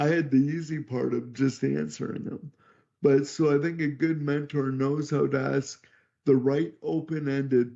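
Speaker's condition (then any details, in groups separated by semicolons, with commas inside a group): Cerebral palsy; wheelchair user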